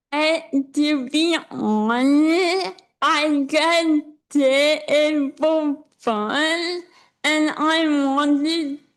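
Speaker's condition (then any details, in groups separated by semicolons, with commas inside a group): Cerebral palsy; speech affected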